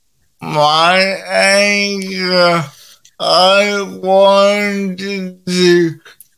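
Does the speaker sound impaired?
Yes: cerebral palsy; present from birth.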